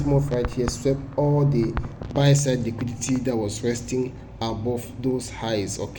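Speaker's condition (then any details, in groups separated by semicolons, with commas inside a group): No condition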